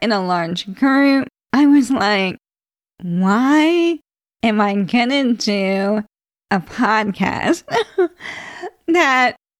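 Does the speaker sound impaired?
Yes: ALS; voice changing and declining.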